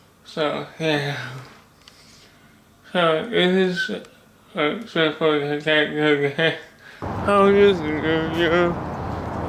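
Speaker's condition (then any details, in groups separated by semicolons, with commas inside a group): Cerebral palsy; body affected; speech disability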